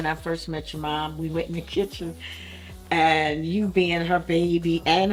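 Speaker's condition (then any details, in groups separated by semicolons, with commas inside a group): No condition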